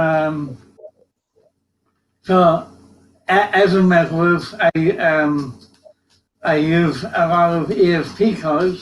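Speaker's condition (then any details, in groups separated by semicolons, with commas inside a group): Cerebral palsy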